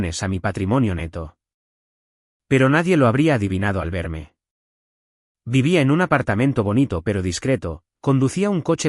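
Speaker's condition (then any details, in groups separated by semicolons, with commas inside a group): No condition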